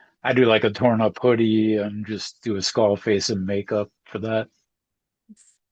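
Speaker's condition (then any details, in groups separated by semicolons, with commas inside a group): No condition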